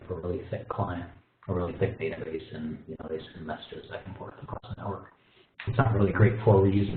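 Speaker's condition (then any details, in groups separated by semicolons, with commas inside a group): No condition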